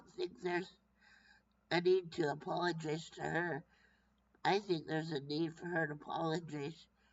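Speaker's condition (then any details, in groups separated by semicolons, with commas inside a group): Brain injury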